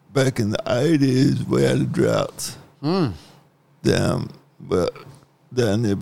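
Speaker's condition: Cerebral palsy; once cold stays cold

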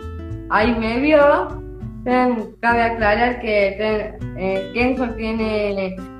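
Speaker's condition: Down syndrome; from birth

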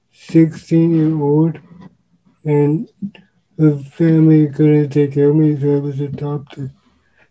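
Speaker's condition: Cerebral palsy; uses wheelchair

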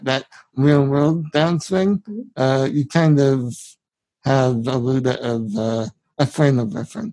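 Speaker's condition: Spinal muscular atrophy; genetic

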